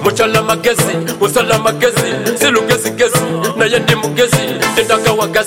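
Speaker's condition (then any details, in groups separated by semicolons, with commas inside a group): No condition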